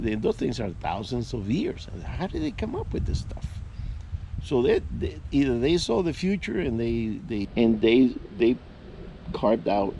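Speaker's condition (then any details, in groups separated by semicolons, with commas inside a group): No condition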